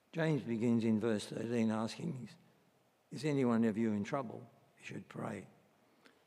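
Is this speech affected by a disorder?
Yes: Parkinson's disease; best with careful medication timing and enough rest.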